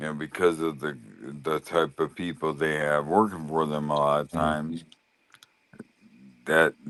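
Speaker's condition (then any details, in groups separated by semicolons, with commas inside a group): Lou Gehrig's disease (ALS)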